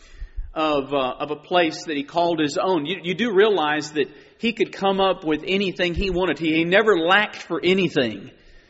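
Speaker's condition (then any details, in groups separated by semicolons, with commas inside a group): No condition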